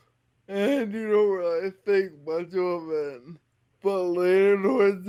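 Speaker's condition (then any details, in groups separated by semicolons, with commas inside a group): Friedreich's ataxia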